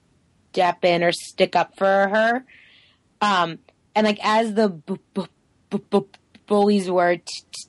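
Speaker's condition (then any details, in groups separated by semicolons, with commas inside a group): Stuttering; variable stuttering, formerly preoccupied with which words would be easier to say, helped by stuttering community; stuttering recently changed, noticing different stuttering than before; stuttering pattern recently different from before; repeated sounds, prolonged sounds, blocks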